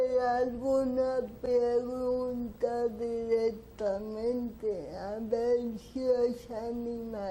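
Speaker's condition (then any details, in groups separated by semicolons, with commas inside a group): Cerebral palsy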